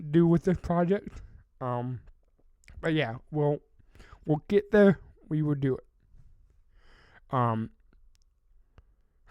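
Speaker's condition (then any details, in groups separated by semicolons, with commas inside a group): Cerebral palsy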